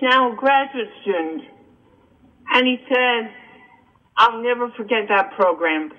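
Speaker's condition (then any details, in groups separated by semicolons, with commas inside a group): Cerebral palsy and hearing loss; seen by 7-9 doctors in New Jersey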